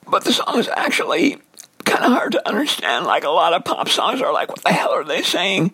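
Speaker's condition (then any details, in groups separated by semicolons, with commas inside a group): Dysphonia; strained voice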